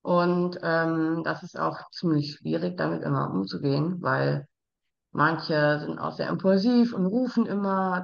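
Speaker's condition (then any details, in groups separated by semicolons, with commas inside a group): Down syndrome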